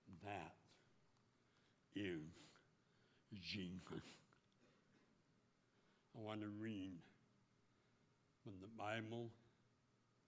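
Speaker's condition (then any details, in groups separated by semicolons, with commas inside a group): Speech impediment; voicing with clothespin on nose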